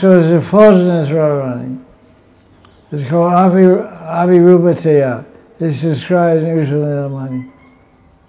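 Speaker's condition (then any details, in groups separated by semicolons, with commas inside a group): Deafness; self-reported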